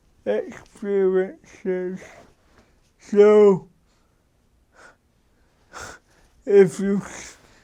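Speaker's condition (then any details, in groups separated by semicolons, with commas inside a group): Cerebral palsy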